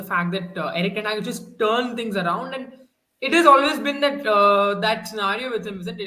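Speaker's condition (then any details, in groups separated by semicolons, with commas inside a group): No condition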